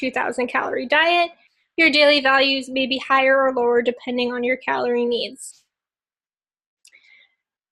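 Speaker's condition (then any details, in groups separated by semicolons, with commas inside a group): No condition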